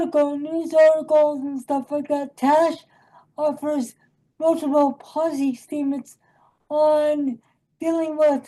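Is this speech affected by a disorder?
Yes: cerebral palsy; from birth.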